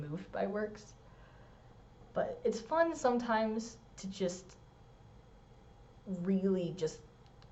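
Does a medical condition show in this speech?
No.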